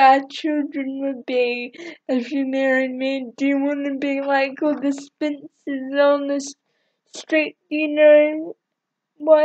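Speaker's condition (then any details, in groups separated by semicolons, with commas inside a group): Cerebral palsy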